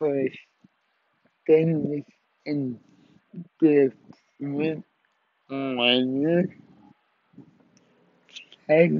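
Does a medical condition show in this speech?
Yes: cerebral palsy.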